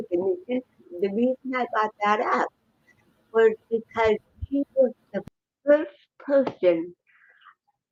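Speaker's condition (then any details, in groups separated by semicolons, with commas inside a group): Cerebral palsy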